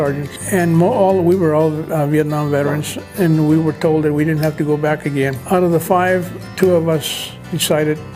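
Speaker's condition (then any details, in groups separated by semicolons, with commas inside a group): No condition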